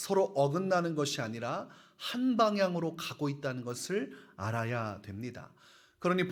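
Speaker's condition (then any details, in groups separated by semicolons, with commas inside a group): No condition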